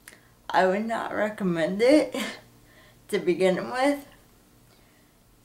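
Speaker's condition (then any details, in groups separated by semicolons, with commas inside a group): Cerebral palsy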